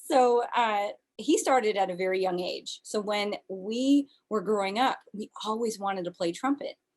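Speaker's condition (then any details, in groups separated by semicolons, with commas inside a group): No condition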